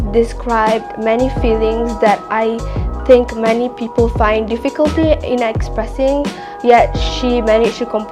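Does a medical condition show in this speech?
No.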